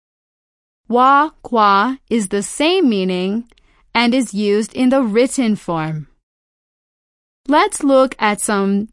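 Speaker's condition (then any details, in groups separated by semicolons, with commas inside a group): No condition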